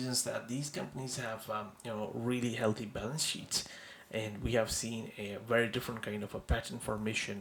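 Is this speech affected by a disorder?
No.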